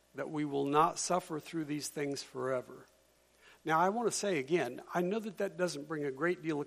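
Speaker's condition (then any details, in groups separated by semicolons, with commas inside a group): No condition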